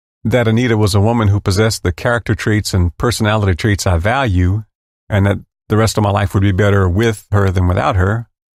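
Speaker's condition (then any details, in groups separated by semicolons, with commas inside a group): No condition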